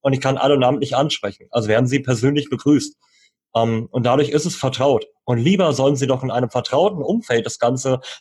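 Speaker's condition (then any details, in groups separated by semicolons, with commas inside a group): Cleft lip and palate, cleft lip, jaw and palate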